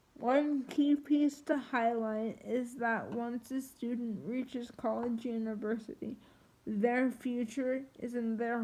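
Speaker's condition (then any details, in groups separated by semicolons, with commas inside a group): Triplegic cerebral palsy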